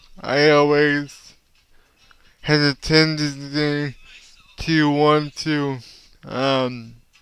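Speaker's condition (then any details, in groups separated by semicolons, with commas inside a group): Cerebral palsy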